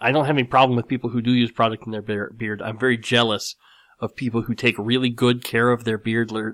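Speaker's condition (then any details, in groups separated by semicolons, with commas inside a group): Cleft lip and palate; nose still slightly crooked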